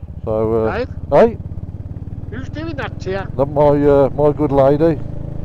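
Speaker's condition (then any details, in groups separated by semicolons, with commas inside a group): No condition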